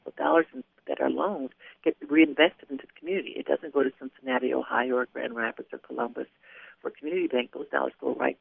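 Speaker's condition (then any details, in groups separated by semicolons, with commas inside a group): No condition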